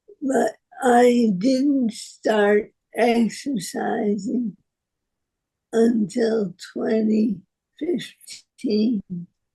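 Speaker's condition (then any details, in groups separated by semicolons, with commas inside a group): Parkinson's disease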